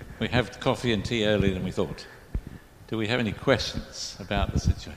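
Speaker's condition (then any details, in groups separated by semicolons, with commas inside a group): No condition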